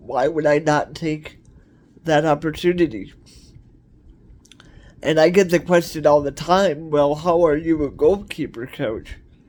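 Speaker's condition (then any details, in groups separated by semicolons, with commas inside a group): Cerebral palsy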